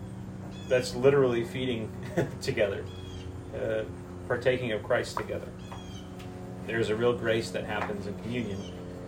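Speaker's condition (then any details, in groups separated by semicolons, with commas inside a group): No condition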